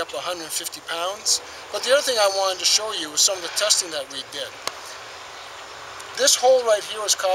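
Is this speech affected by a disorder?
No.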